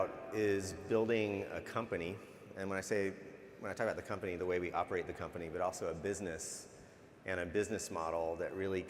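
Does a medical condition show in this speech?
No.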